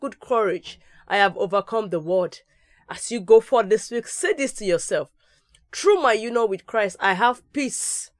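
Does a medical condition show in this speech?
No.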